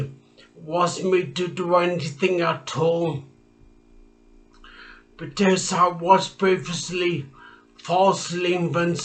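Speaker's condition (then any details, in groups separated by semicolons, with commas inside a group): Traumatic brain injury; speech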